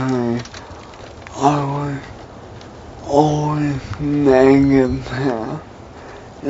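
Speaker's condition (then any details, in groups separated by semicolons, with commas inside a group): Traumatic brain injury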